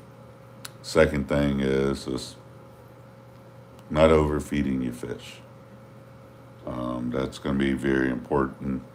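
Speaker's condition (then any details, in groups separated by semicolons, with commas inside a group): No condition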